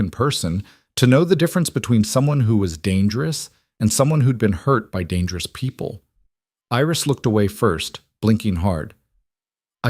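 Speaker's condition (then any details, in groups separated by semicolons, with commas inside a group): No condition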